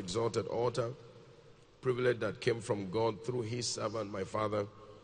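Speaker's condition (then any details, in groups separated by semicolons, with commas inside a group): No condition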